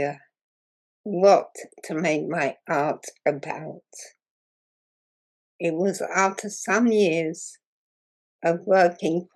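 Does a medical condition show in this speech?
Yes: muscular dystrophy; progressive muscle wasting; diagnosed about age 6, gradual strength loss.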